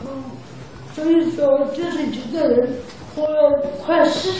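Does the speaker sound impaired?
Yes: cerebral palsy; cerebral palsy from birth, oxygen deprivation during breech delivery, unable to do farm work.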